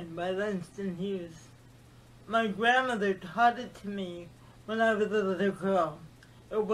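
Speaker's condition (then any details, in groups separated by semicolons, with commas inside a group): Cerebral palsy; voice sounds different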